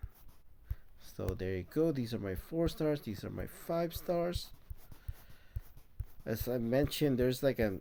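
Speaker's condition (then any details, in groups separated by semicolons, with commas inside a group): No condition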